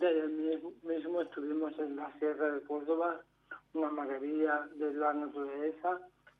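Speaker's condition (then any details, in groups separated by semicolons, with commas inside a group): Amyotrophic lateral sclerosis; amyotrophic lateral sclerosis diagnosed about 2 years ago, progressive, neurodegenerative, no treatment, took part in trial; walks well, gradually feeling more impaired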